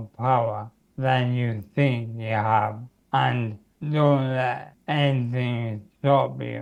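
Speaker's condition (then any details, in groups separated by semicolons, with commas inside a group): Motor neurone disease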